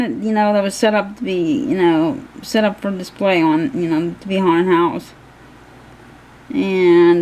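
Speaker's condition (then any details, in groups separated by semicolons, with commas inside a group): Cerebral palsy; hands affected, shaking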